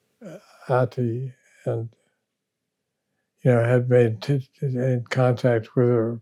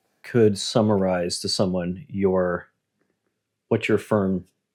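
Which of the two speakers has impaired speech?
The first: Parkinson's disease.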